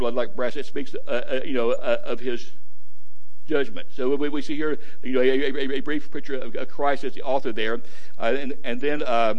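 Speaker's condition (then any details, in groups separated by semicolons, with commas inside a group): Stuttering; repeated sounds, repeated words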